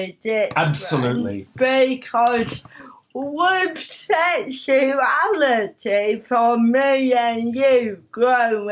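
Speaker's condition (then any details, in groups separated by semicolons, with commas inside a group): Cerebral palsy; talks a bit slower than others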